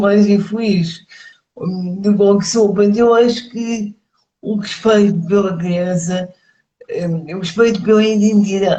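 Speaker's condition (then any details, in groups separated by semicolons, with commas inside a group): Cerebral palsy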